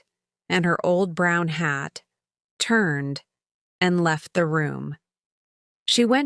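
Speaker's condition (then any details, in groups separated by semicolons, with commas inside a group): No condition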